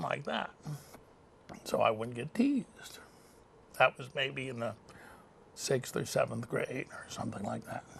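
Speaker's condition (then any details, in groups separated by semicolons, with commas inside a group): Cerebral palsy; lifelong, classic cerebral palsy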